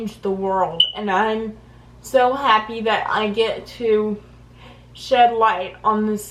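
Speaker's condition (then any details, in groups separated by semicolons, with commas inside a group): Cerebral palsy; caused by brain injury, uses service dog; teenager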